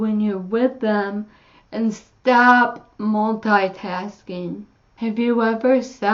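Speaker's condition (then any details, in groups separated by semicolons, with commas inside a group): Cerebellar ataxia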